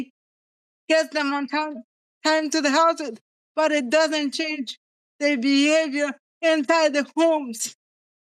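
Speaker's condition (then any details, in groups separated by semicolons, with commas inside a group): Cerebral palsy; present from birth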